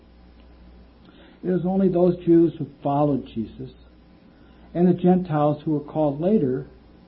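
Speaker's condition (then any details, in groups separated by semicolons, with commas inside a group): No condition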